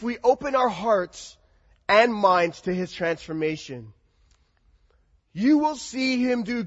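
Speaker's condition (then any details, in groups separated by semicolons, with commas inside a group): No condition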